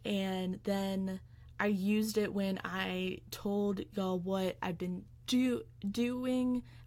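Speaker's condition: Stuttering; many fears about speaking; repeated sounds

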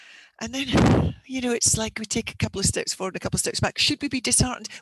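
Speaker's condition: No condition

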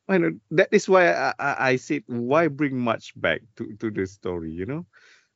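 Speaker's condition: No condition

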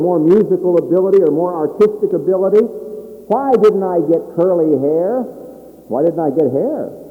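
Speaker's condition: No condition

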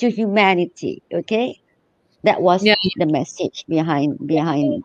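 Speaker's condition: Cleft lip and palate; congenital cleft lip and palate splitting into nose

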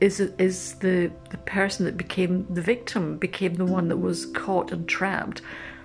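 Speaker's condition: No condition

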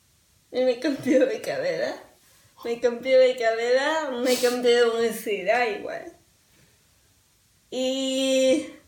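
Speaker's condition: Cerebral palsy; talks a lot

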